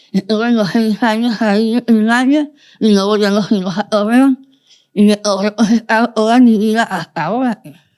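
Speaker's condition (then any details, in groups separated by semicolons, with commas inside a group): Moebius syndrome, congenital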